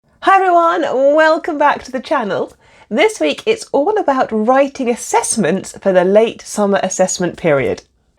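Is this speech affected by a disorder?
No.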